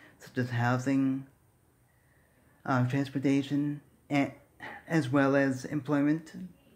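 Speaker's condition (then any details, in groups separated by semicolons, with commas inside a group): Cerebral palsy; speaks fast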